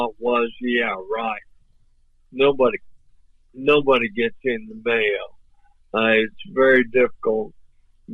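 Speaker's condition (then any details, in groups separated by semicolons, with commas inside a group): ALS; voice off but clear and understandable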